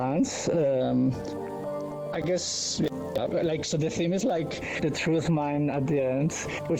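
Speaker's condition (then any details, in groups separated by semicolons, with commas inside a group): No condition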